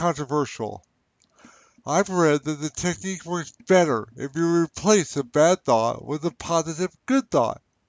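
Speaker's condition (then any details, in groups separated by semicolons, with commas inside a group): Brain injury; injured as young college student; severe dysarthria, slow speech earlier, now much improved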